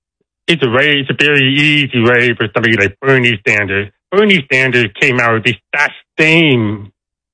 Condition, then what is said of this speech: Deafness. First, let me tell you, audience, I am deaf, so I have a deaf accent.